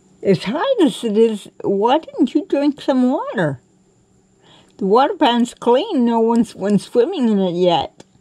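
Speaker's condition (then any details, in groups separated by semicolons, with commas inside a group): Cerebral palsy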